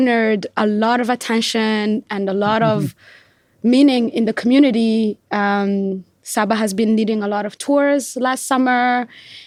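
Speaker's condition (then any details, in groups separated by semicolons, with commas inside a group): No condition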